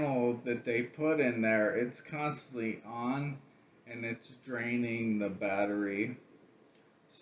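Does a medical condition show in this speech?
Yes: ALS.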